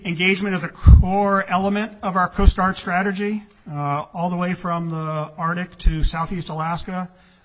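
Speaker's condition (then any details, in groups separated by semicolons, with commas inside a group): No condition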